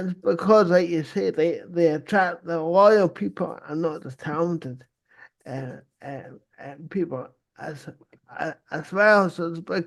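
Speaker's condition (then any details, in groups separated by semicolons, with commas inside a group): Cerebral palsy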